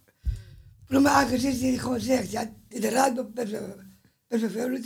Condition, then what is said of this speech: Down syndrome. Weet het, ik kan goed praten natuurlijk.